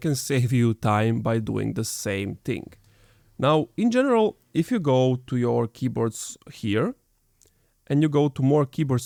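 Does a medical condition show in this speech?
No.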